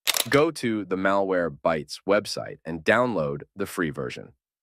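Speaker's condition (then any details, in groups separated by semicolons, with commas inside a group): No condition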